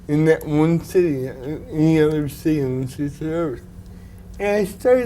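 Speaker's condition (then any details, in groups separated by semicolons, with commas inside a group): Cerebral palsy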